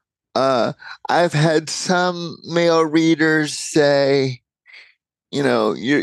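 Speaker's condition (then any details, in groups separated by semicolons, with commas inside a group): Cerebral palsy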